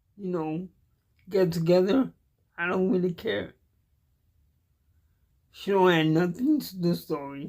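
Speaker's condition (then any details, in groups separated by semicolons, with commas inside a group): Cerebral palsy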